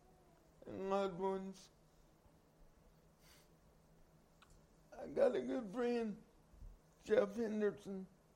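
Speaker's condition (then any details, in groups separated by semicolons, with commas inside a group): Cerebral palsy; from birth, carried everywhere by parents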